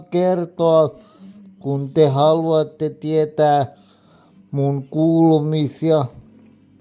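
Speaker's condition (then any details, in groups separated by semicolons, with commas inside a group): Cerebral palsy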